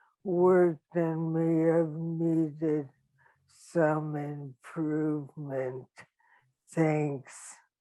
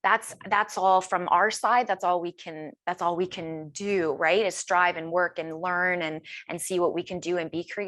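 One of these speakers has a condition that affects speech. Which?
The first: ALS; operation six months ago, then intensive care.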